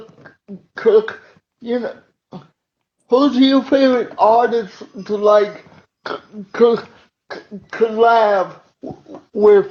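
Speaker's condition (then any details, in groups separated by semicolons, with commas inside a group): Cerebral palsy; uses wheelchair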